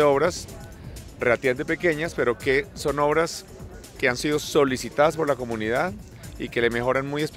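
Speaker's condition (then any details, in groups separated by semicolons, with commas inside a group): No condition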